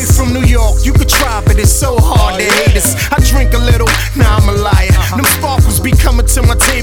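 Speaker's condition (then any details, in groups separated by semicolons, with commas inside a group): No condition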